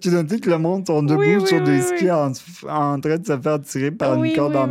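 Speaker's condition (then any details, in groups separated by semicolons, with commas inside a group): Cerebral palsy, near quadriplegia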